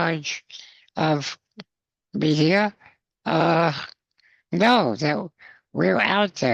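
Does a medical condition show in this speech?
Yes: spinal muscular atrophy.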